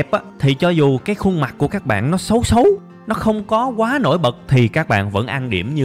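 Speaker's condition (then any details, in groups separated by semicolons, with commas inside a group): No condition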